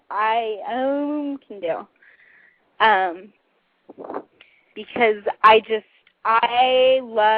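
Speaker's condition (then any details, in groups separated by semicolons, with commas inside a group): Cerebral palsy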